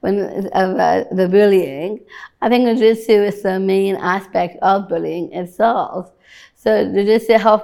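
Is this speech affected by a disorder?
Yes: Down syndrome.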